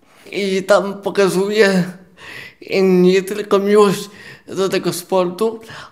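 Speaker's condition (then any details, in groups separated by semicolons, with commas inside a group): Cerebral palsy, quadriplegic; four-limb involvement, born premature at seven months, six weeks in incubator, wheelchair user; adult, continuous ongoing rehabilitation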